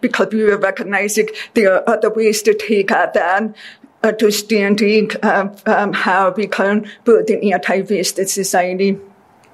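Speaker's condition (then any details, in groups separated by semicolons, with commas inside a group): Deafness; speech therapy most of life with Mindy Kobomis, learning to talk, hear and pronounce words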